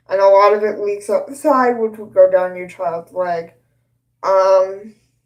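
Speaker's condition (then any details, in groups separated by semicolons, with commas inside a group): Cerebral palsy; both hands affected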